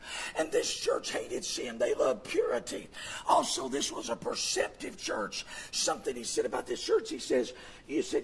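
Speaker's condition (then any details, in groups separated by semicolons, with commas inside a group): Vocal fold paralysis; Kermit-the-Frog-like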